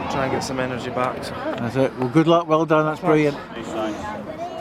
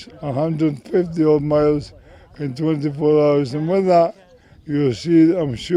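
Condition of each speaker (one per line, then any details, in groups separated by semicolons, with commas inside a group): No condition
MND; about 4.5 years since diagnosis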